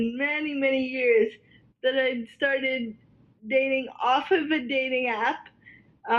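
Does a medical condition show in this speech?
Yes: cerebral palsy, spastic quadriplegia.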